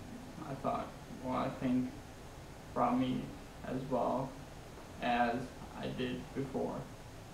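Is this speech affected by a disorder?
Yes: traumatic brain injury.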